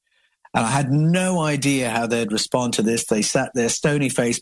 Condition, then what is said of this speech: None; typical speech.